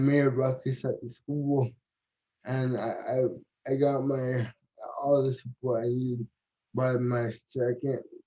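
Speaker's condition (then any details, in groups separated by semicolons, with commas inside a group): Cerebral palsy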